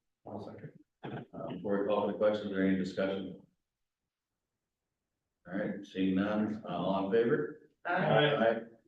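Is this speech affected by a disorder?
No.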